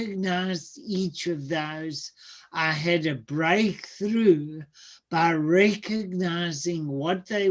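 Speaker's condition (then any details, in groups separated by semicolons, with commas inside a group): Cerebral palsy; speech sounds atypical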